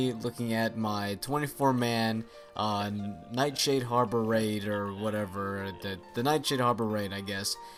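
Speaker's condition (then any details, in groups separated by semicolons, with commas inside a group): No condition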